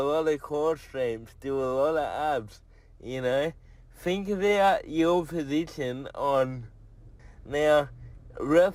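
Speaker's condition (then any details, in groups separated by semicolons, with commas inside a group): Cerebral palsy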